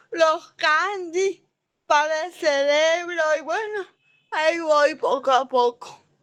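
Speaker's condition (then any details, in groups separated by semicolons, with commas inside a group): Cerebral palsy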